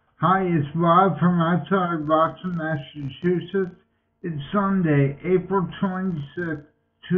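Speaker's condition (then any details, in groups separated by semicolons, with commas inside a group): Multiple sclerosis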